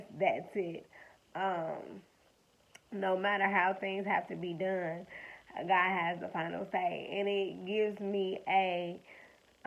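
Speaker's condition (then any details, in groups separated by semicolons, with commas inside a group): Cerebral palsy; affects mobility, cannot jump or run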